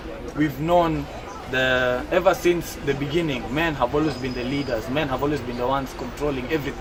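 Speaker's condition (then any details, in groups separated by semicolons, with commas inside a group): No condition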